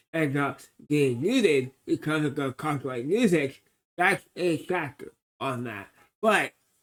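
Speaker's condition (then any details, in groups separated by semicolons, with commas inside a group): Cerebral palsy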